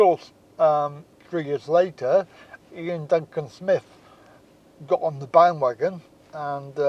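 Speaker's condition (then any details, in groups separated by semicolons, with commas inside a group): Cerebral palsy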